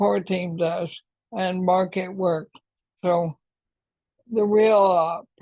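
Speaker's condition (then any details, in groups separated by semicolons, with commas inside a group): ALS; expects to lose speech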